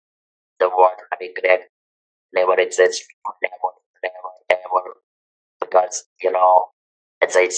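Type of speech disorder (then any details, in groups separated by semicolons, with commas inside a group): Electrolarynx speech; throat cancer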